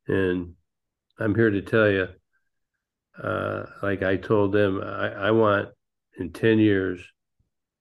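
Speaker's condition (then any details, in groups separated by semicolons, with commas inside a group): Parkinson's disease; man nearly 66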